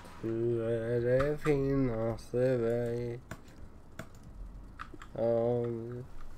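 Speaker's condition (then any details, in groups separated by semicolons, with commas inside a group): Cerebral palsy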